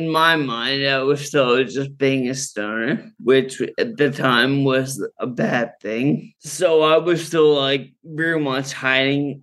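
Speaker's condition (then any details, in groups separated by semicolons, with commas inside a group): Friedreich's ataxia; genetic neuromuscular condition from birth, normal childhood, slowly worsening, diagnosed sophomore year of college; progressive, cannabis strain with doctor's guidance for neuropathic pain, muscle relaxing, sleep, ataxia worse when tired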